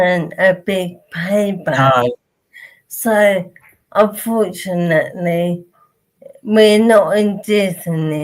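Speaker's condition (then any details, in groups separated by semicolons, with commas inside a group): Motor neurone disease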